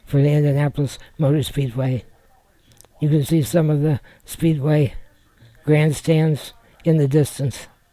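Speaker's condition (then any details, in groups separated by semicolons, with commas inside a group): Spinal muscular atrophy type two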